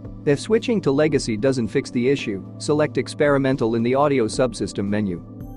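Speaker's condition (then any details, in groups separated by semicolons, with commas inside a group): No condition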